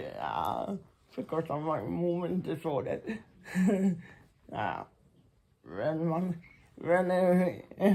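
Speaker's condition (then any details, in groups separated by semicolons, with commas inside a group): Muscular Parkinson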